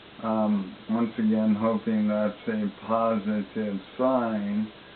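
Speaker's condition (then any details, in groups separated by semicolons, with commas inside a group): ALS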